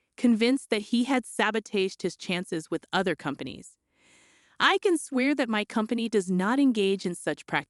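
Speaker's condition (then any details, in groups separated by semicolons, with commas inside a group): No condition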